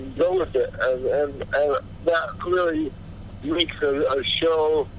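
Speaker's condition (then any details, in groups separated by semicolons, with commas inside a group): Cerebral palsy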